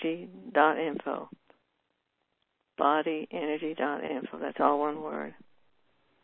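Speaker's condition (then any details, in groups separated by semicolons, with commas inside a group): Parkinson's disease; tremor in right hand, stiff right fingers; shaky voice, voice getting better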